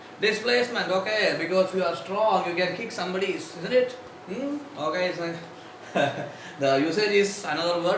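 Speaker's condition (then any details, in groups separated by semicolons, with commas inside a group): No condition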